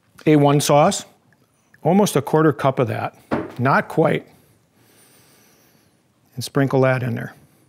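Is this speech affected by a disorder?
No.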